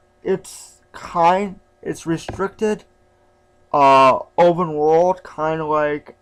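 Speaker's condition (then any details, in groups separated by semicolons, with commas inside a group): Spastic quadriplegic cerebral palsy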